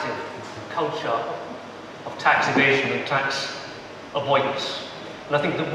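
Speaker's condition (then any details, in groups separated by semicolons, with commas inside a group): No condition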